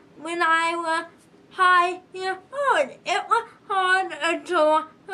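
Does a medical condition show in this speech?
Yes: cerebral palsy, spastic.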